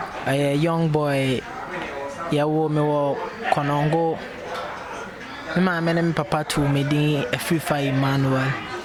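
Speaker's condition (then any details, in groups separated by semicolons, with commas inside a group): No condition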